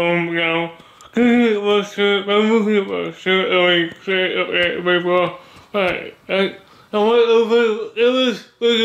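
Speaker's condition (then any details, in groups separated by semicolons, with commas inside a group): Cerebral palsy; body affected; speech disability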